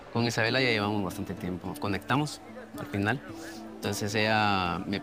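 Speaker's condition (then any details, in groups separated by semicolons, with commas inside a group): No condition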